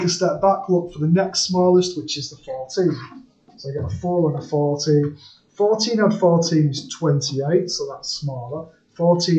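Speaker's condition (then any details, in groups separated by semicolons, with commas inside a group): No condition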